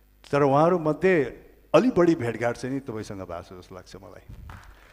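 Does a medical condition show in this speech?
No.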